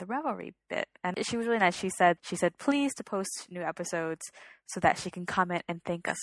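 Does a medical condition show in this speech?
No.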